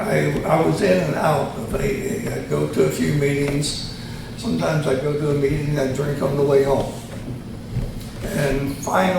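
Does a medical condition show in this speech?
Yes: tongue cancer surgery; both sides of tongue.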